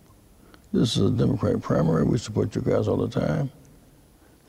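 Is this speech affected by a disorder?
Yes: Parkinson's disease; speech therapy.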